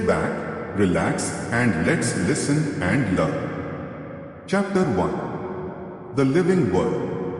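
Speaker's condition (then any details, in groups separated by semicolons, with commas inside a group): No condition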